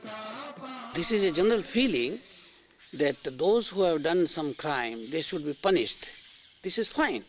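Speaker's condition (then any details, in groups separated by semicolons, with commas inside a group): No condition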